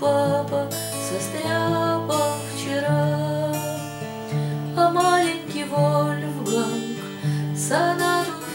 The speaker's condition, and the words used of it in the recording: No condition.